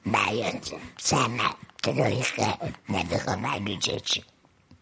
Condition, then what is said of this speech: Laryngectomy. A ona wtedy, kiedy nie je i nie pije, to mówi przełykiem i nawet śpiewa też, próbuje śpiewać.